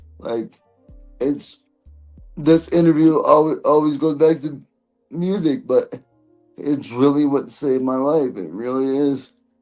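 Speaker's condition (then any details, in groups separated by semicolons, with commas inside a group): Cerebral palsy; present from birth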